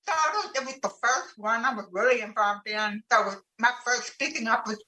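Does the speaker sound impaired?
Yes: profound deafness; does not know ASL or sign language; communicates by spoken language.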